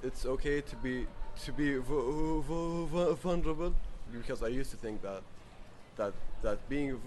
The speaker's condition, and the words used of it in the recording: Stuttering. As you can see, I have a stutter.